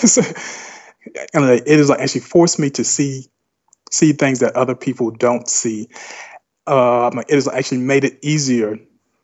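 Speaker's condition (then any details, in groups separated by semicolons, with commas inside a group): Stuttering; onset by age 4 or 5, slight at first, much worse after a man was imprisoned 32 years, then locked in place; persists in adulthood, varies day to day, physically tiring, chest pressure like mama elephant worst days, baby elephant easiest; largely mechanical stutter, anticipates and plans around stuttering before speaking, physically wearing; prolonged sounds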